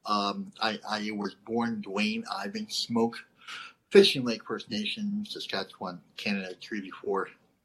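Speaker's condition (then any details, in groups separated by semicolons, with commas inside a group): Cleft lip and palate; not fully formed at birth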